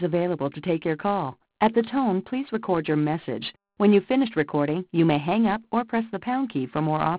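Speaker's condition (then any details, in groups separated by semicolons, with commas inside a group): No condition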